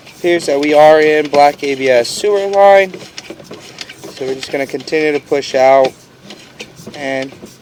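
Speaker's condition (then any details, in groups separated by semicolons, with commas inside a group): No condition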